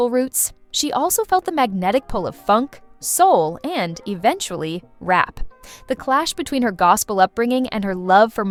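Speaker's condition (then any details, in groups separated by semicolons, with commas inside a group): No condition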